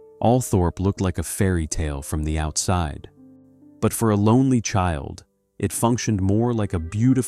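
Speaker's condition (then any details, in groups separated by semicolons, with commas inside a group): No condition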